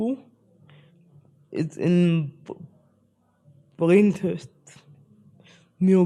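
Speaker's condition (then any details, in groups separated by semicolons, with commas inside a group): Spastic cerebral palsy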